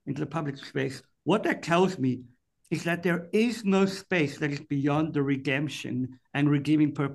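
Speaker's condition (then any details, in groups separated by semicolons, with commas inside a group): Cleft palate; speech impediment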